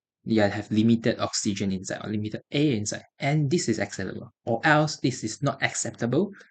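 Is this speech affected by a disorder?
No.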